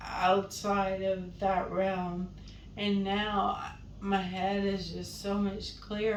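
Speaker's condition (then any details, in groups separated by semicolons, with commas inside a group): ALS; diagnosed 6-7 months ago, on medication; was breathless and quiet when talking, now louder, breathing easier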